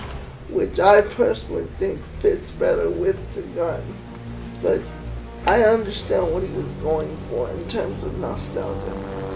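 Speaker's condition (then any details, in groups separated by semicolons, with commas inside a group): Cerebral palsy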